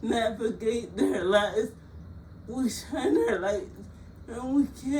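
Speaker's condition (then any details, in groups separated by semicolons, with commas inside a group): Cerebral palsy; frequent speech therapy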